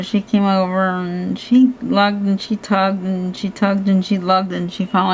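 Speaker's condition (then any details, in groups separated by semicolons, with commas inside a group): Cerebral palsy; hands affected, shaking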